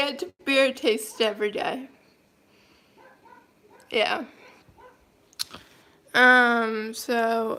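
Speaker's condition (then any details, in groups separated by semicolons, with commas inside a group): Cerebral palsy, mild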